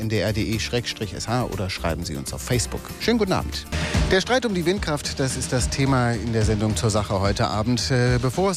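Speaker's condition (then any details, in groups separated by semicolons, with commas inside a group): No condition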